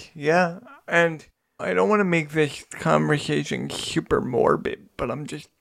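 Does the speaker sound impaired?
Yes: cerebral palsy; spastic quadriplegic cerebral palsy, all four limbs.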